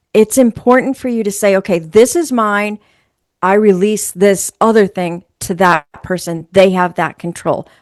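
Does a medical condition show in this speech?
No.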